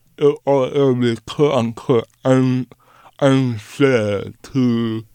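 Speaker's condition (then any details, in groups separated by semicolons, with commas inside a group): Cerebral palsy; speech difficult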